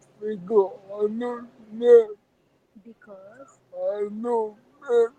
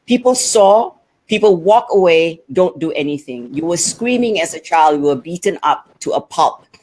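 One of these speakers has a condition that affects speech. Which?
The first: severe cerebral palsy; severe, types with toes, past surgery; more pain since surgery, fatigue; speech hard to understand, wife interprets.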